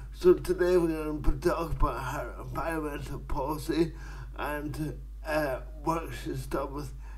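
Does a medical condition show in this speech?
Yes: cerebral palsy.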